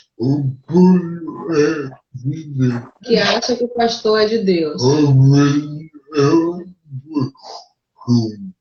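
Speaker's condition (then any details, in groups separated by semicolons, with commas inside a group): Cerebral palsy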